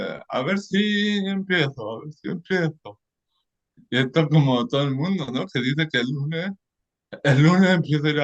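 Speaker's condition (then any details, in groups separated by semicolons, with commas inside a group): Cerebral palsy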